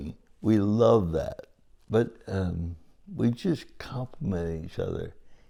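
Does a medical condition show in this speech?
Yes: cerebral palsy; from birth; able to hike.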